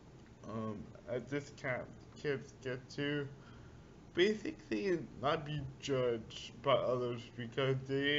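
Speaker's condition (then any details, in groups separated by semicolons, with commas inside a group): Cerebral palsy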